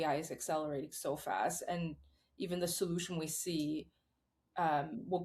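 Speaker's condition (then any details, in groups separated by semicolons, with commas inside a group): No condition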